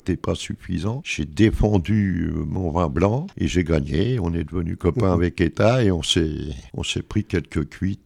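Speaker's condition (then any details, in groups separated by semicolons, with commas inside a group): No condition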